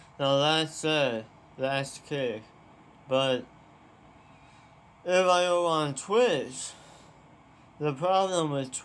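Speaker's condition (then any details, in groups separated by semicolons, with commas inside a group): Tongue cancer surgery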